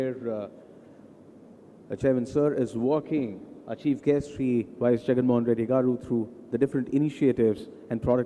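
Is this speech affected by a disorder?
No.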